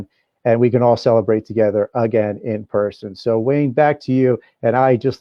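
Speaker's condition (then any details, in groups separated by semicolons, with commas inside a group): No condition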